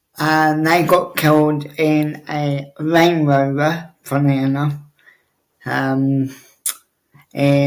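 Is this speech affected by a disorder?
Yes: cerebral palsy; obvious speech impediment.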